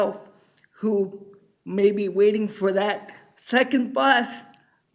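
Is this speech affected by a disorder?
Yes: cerebral palsy.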